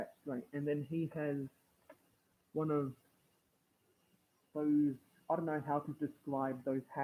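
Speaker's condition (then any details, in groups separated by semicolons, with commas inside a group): No condition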